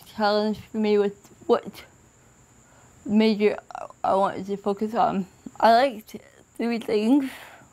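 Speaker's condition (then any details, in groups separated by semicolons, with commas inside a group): Cerebral palsy; from birth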